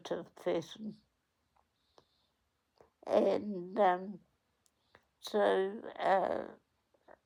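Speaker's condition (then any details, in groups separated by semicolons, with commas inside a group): Cerebral palsy; onset at 8 days old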